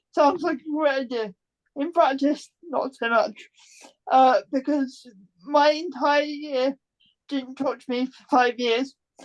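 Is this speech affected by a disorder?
Yes: cerebral palsy.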